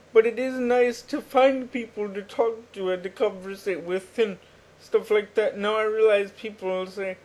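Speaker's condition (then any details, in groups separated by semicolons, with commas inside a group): Cerebral palsy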